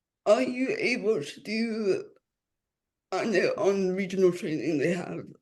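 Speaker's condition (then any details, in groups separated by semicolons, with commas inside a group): Cerebral palsy and dystonia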